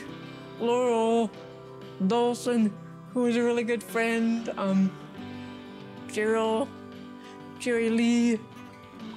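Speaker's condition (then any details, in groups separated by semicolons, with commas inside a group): Cerebral palsy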